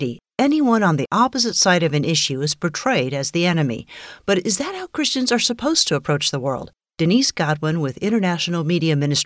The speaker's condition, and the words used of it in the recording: None; typical speech.